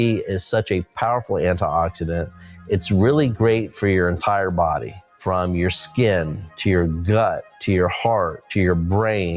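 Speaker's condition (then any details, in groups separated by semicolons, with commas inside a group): No condition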